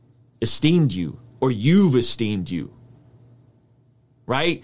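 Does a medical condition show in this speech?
No.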